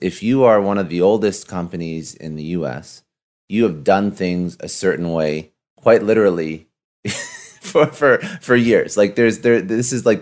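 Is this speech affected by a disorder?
No.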